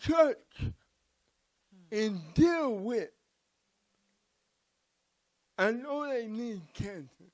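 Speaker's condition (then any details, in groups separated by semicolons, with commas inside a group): Cerebral palsy; from birth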